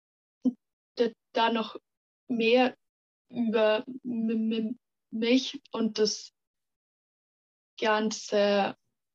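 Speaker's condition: Stuttering; stuttering since kindergarten age, many logopedists and speech therapists, stuttering therapy groups with other stutterers; 18 years old, fighting stuttering less with pressure and resistance; part-word and word repetitions, we wegzulaufen; repeated sounds, prolonged sounds

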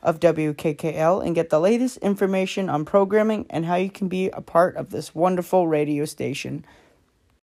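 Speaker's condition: No condition

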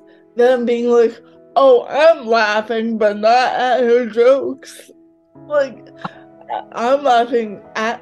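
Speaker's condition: Cerebral palsy, mild

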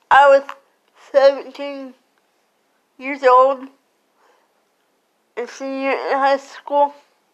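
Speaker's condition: Cerebral palsy; slurred speech

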